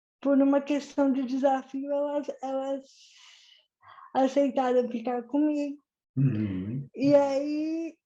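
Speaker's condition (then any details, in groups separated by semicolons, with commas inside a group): Cerebral palsy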